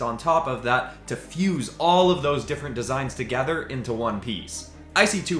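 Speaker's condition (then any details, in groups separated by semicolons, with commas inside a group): No condition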